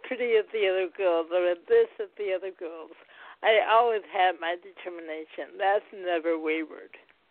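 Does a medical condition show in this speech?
Yes: cerebral palsy, mild; heart rate dropped at delivery, not breathing at birth, 45 minutes to breathe, delayed motor milestones; neurological motor control disorder, physical not cognitive, diagnosed around age two, walked near two, gait affected; mildly affects speech, physical and occupational therapy from early life.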